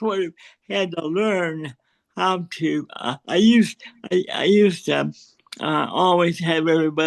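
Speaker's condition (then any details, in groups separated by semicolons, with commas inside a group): Cerebral palsy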